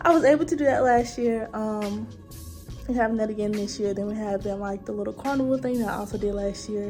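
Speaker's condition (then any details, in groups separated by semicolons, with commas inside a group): No condition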